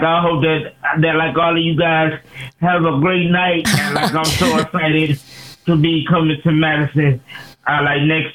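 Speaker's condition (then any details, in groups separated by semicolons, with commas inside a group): Cerebral palsy; since birth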